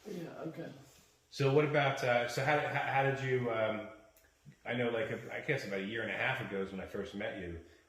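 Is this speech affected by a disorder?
No.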